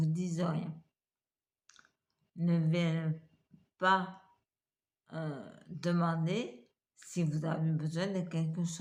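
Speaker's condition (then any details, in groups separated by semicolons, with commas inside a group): Multiple sclerosis; uses wheelchair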